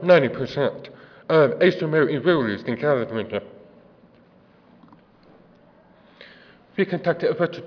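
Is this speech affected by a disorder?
Yes: deafness; deaf accent.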